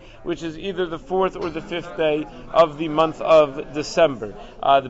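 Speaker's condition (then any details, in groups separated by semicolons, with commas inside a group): No condition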